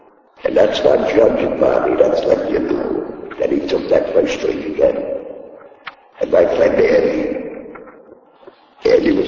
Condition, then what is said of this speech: Laryngectomy. So I got, when I got an operation, they took my voice box out. And I'm still talking, that's amazing.